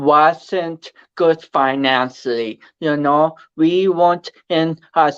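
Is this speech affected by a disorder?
Yes: cerebral palsy; speech affected.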